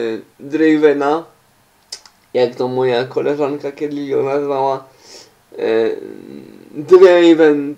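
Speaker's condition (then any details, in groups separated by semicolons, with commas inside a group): Cerebral palsy; uses wheelchair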